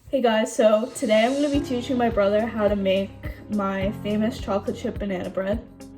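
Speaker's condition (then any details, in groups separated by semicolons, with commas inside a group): No condition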